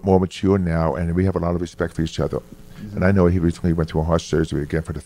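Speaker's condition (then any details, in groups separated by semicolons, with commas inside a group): Hearing loss; formerly severe monotone speech, inflection improved by studying phonetics, New York accent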